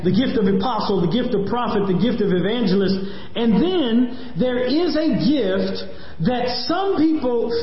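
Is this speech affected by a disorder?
No.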